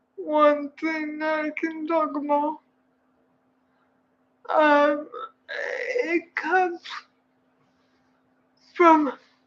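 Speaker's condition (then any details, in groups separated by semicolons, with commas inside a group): Cerebral palsy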